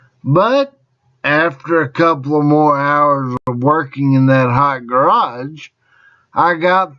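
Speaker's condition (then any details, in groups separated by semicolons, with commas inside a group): Traumatic brain injury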